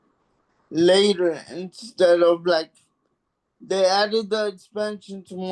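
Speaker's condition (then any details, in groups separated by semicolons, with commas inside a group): Cerebral palsy; affects hands and back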